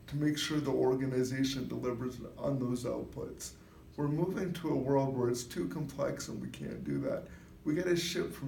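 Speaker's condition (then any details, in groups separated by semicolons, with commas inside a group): Cerebral palsy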